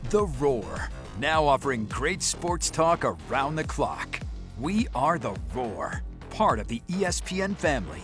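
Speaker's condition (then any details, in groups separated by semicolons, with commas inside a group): No condition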